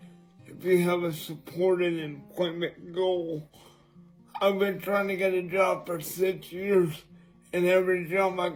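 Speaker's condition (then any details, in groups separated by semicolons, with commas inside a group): Cerebral palsy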